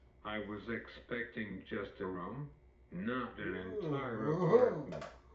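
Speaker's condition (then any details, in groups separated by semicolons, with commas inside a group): Cerebral palsy; uses wheelchair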